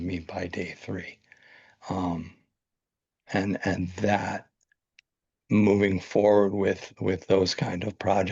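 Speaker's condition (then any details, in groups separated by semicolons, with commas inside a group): ALS; brain-computer interface implant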